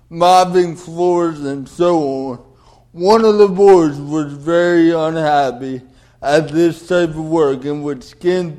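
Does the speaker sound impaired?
Yes: cerebral palsy; delayed development.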